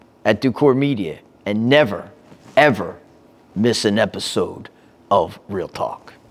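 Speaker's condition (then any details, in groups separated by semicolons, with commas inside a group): No condition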